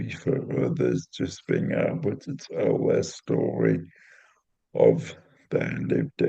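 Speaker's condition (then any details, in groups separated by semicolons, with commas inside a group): Cerebral palsy; intrathecal baclofen pump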